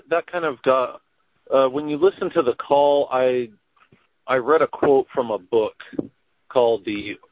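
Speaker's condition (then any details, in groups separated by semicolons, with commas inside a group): No condition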